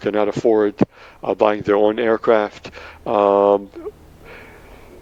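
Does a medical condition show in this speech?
No.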